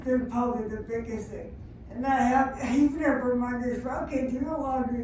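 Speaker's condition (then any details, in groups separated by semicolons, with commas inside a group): Traumatic brain injury; speech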